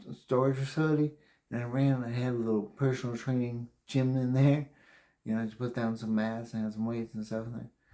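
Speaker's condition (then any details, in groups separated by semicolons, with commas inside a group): Brain injury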